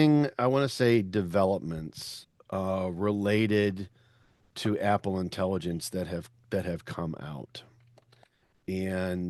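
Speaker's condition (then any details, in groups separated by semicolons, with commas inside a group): No condition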